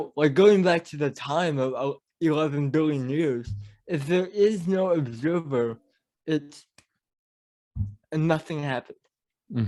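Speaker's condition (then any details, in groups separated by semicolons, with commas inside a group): Cerebral palsy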